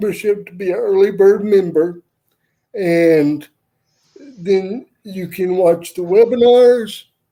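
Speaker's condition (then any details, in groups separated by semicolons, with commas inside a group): Cerebral palsy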